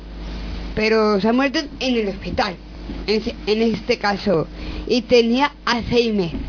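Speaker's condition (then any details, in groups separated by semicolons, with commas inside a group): Down syndrome; reads news item aloud on live radio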